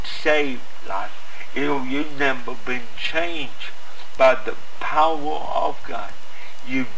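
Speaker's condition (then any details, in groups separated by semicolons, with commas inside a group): Cerebral palsy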